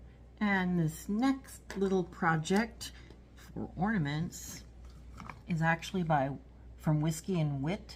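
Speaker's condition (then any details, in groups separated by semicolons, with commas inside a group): No condition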